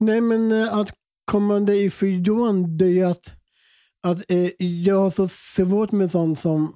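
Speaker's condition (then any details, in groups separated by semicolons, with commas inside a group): Down syndrome; present from birth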